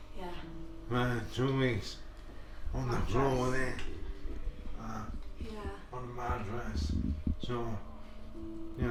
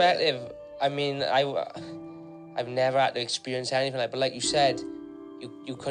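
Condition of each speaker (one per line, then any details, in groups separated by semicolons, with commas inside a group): Motor neurone disease; affects throat muscle; diagnosed about a year ago, progressive; voice changed early, throat muscle impaired, cannot project voice
No condition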